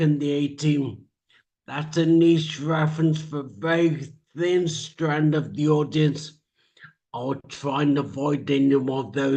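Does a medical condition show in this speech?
Yes: traumatic brain injury; speech.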